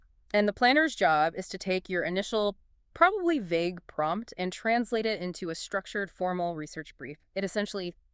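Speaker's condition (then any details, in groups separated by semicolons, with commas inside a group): No condition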